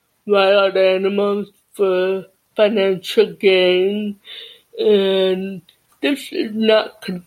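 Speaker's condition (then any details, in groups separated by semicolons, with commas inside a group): Deafness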